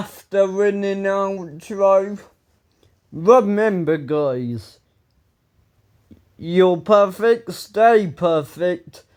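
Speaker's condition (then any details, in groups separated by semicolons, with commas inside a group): Ataxia; speech recently worse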